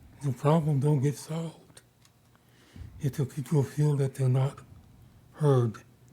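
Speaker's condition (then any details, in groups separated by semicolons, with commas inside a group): Parkinson's disease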